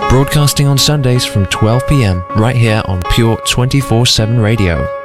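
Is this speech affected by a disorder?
No.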